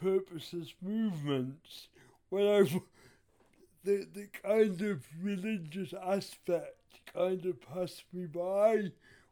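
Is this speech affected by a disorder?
Yes: cerebral palsy; wheelchair user, involuntary movement, problems with arms; speaks very differently in stand-up due to rhythm, writes material to own rhythm for easier speaking.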